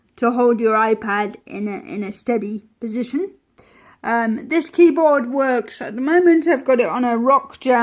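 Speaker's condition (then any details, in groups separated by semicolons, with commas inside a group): Cerebral palsy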